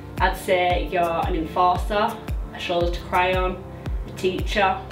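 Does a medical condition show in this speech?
No.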